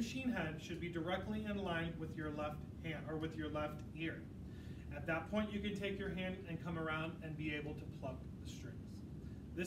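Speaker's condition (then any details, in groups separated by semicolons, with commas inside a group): No condition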